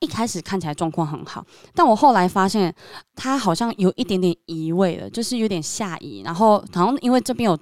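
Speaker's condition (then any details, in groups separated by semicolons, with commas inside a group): Cleft lip and palate, submucous cleft palate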